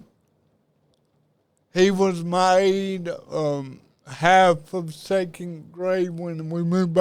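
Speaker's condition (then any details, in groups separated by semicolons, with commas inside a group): Cerebral palsy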